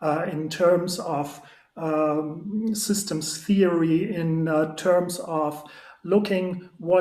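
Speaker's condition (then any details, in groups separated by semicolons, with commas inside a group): No condition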